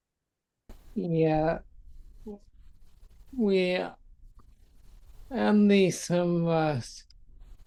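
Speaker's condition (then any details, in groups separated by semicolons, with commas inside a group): Multiple sclerosis; voice awkward, relaxants make voice harder to control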